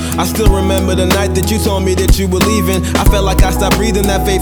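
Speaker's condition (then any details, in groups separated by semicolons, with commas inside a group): No condition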